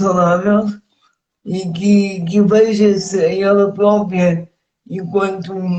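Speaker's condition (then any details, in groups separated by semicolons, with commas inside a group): Cerebral palsy; speech affected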